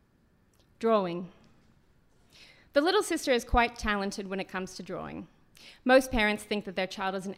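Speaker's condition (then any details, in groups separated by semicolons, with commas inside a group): No condition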